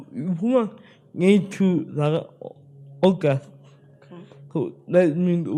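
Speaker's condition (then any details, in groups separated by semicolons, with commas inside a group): Spastic cerebral palsy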